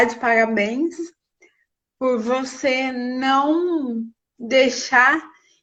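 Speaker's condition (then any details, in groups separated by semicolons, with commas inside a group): Cerebral palsy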